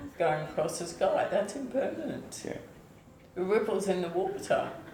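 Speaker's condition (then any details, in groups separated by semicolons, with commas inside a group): ALS/MND; onset foot drop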